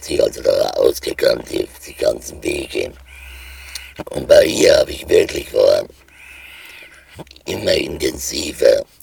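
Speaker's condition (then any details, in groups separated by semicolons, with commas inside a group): Total laryngectomy, voice prosthesis (shunt valve) speech; total laryngectomy many years ago, large abscess over epiglottis and larynx, earlier emergency tracheotomy, no radiation; speaks via shunt valve, standard cannula failed to seal stoma, rehab speech therapy, swallowing fairly good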